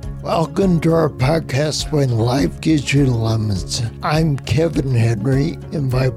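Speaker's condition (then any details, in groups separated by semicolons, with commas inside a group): Spinocerebellar ataxia; speech impediment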